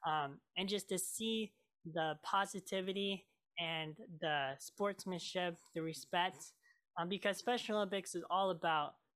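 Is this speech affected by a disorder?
Yes: cleft lip and palate; scar removal declined.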